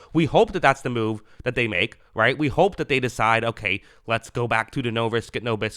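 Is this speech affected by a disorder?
No.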